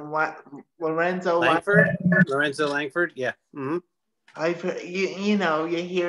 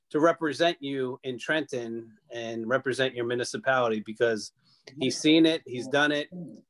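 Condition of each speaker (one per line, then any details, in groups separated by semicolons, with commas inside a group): Cerebral palsy
No condition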